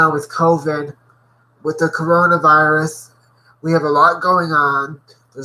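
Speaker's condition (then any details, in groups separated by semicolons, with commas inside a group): Cerebral palsy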